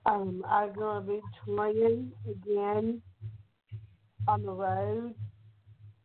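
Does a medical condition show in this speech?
Yes: Down syndrome; congenital.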